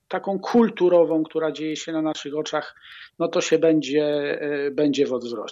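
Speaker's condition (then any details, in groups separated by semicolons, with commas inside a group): No condition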